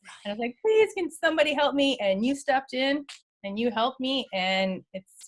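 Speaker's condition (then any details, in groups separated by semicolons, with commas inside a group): No condition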